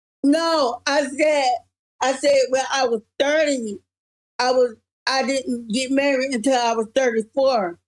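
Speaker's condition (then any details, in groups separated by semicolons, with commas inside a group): Cerebral palsy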